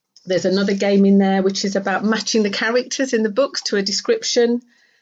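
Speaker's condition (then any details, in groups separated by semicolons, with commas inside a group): No condition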